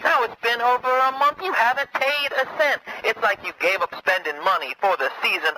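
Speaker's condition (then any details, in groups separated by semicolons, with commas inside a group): No condition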